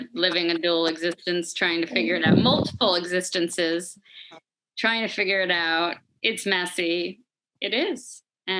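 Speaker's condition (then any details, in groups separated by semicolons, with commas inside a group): No condition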